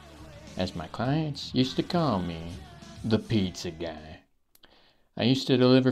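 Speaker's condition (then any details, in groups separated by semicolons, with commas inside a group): No condition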